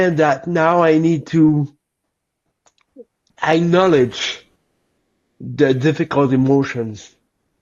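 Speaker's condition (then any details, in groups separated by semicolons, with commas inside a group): Cerebral palsy; lifelong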